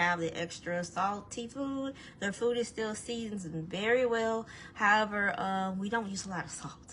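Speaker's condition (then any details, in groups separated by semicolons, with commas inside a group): No condition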